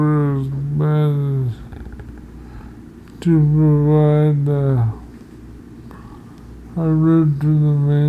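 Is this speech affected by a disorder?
Yes: multiple sclerosis.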